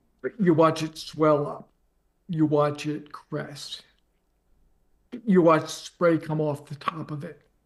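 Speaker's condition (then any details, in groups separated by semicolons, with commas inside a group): ALS; progressive, onset leg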